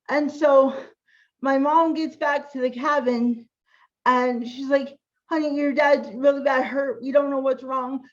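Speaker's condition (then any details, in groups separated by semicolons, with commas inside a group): Cerebral palsy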